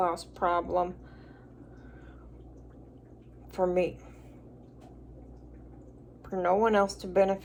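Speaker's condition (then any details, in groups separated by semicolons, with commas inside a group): Cerebral palsy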